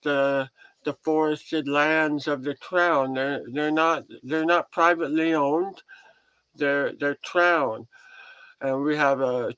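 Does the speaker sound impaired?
Yes: head and neck cancer surgery; reconstructive surgery.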